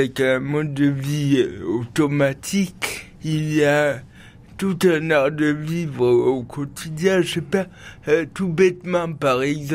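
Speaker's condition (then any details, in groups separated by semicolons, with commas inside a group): Cerebral palsy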